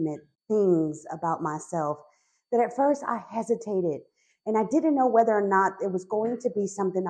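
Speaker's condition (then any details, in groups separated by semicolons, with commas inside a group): No condition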